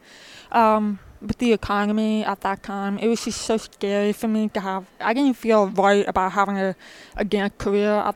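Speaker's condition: Profound deafness, born profoundly deaf in both ears; congenital profound deafness in both ears, diagnosed in childhood after trouble hearing from behind, can hear music; communicates with spoken speech; spoken speech preferred over ASL, childhood speech lessons three hours away, five days a week

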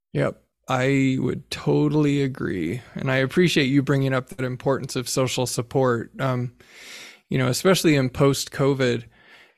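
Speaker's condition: No condition

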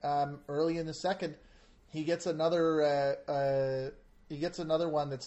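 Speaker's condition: No condition

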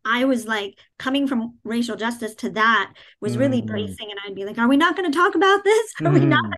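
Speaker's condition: Cleft palate; congenital cleft palate without cleft lip, not visible, health struggles continuing into adulthood; childhood articulation problems, hard to understand, years with speech pathologist, speaking Hindi discouraged by early doctors, therapists

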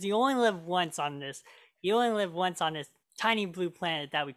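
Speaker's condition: Cleft lip and palate; multiple surgeries growing up

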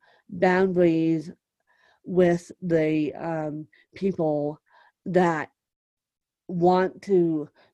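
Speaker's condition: Cerebral palsy; lifelong

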